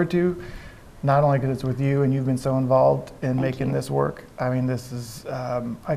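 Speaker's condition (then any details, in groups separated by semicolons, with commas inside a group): No condition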